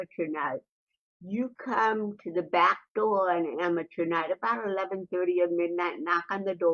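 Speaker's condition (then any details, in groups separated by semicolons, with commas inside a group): Cerebral palsy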